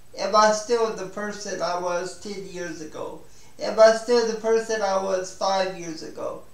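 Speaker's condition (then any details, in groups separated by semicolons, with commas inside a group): Spastic cerebral palsy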